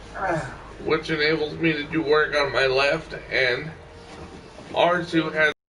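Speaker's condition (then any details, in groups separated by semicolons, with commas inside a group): Cerebral palsy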